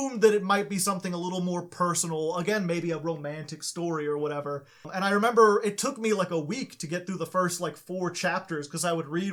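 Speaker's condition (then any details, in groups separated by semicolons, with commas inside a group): No condition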